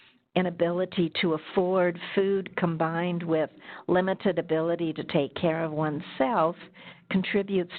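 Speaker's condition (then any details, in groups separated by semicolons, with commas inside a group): No condition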